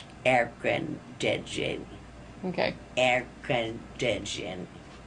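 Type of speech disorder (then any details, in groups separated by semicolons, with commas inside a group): Apraxia of speech; progressive apraxia of speech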